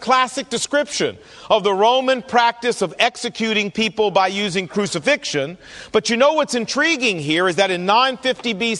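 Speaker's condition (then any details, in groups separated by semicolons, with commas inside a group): No condition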